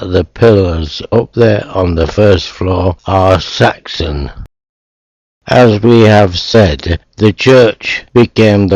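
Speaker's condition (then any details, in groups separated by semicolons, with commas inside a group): Motor neuron disease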